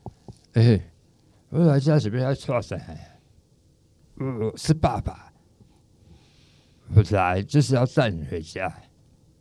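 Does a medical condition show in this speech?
Yes: tongue cancer, stage 4 tongue cancer and parotid cancer; stage four tongue cancer.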